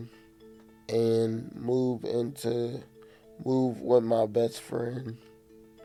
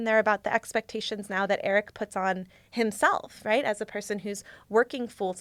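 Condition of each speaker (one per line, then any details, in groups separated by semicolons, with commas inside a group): Cerebral palsy; physical and occupational therapy, stair practice
No condition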